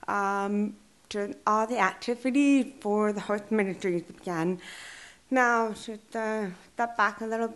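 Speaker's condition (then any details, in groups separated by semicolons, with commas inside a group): Deaf and hard of hearing; since childhood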